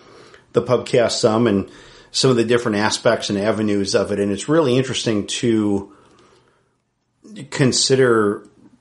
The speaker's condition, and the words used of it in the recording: None; typical speech.